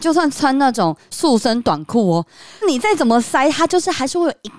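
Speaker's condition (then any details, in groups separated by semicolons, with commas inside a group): Cleft lip and palate; childhood submucous cleft palate, underbite, orthodontics, orthognathic surgery advancing upper, retracting lower jaw, health-insurance covered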